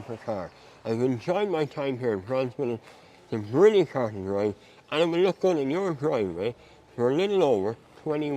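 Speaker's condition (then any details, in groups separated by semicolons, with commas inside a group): Mouth cancer surgery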